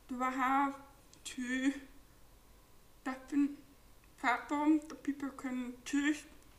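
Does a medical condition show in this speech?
Yes: profound deafness; unsure whether speech clear enough to understand, captions provided for accessibility.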